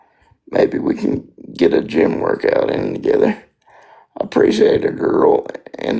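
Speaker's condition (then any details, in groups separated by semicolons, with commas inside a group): Spastic quadriplegic cerebral palsy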